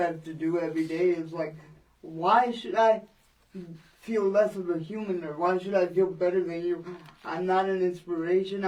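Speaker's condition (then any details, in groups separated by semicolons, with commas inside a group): Cerebral palsy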